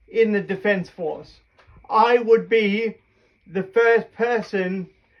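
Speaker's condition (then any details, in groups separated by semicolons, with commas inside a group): Cerebral palsy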